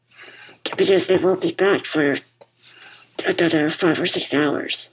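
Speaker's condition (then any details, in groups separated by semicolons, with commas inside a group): Muscular dystrophy; congenital muscular dystrophy, diagnosed as toddler, relies on others for most daily living activities; wears BiPAP machine to help breathing; BiPAP machine audible while talking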